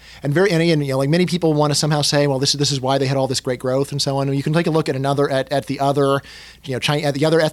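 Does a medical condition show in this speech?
No.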